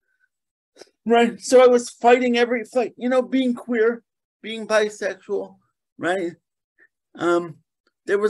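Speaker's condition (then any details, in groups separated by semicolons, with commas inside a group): Cerebral palsy; mainly lower limbs affected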